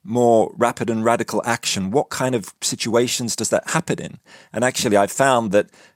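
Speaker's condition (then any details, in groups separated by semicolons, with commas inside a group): No condition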